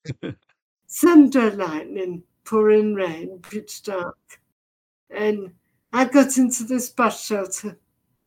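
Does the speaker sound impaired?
Yes: deafness, severe; effectively profoundly deaf, hears noises but cannot identify them, sees blurs.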